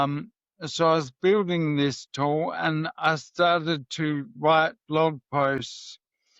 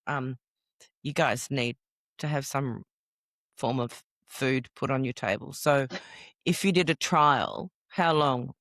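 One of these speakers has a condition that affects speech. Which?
The first: MND; clonus causing leg shaking; voice may sound shaky from clonus.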